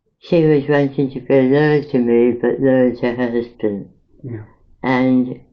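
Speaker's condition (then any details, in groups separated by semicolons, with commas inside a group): Mouth cancer after operations; tracheotomy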